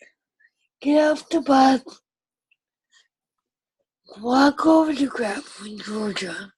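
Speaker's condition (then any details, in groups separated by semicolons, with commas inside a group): Cerebral palsy with ataxia; ataxia, tracheostomy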